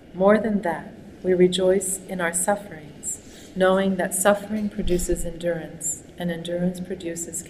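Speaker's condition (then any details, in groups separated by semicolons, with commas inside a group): No condition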